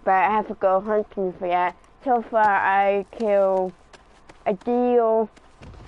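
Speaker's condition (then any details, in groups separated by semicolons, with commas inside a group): Cerebral palsy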